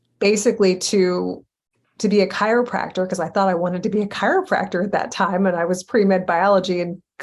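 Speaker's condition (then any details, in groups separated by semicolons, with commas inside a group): No condition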